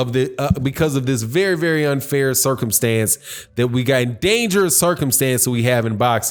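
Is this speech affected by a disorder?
No.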